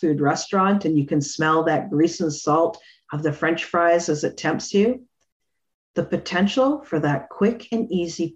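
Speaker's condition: No condition

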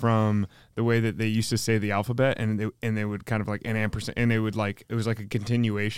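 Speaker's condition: No condition

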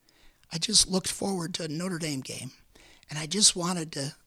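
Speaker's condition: Repeated vocal cord surgery; 25 surgeries total

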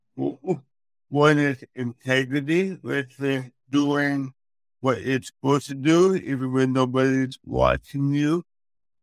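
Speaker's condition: Cerebral palsy; affects speech

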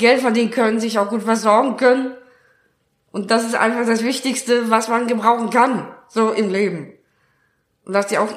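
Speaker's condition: Down syndrome; trisomy 21, extra copy of chromosome 21, present from birth, now 20 years old

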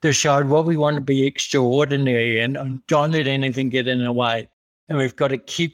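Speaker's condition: Cerebral palsy; congenital

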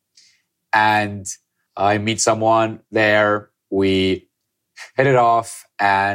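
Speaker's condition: Stutter; stutter since early childhood, disfluency noticed by mother by age two, severe growing up; still stutters, past McGuire program speech therapy with breathing technique, mall exercise talking to hundred strangers; audible stutter, part-word repetitions, worse when anxious, stutters in six languages; prolonged sounds, blocks

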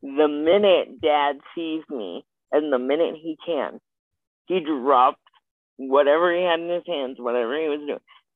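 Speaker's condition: Spastic quadriplegic cerebral palsy; age 27

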